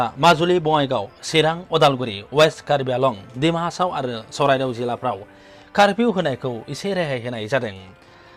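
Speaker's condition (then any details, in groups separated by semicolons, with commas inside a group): No condition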